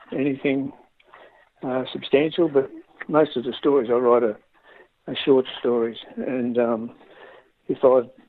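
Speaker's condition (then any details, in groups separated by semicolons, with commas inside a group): Parkinson's disease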